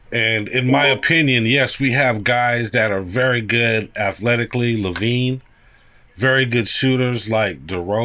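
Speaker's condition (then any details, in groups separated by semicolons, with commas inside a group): No condition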